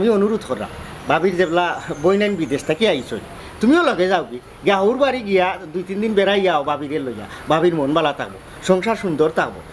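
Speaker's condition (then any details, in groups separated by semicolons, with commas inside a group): No condition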